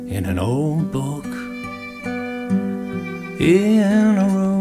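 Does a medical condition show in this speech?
No.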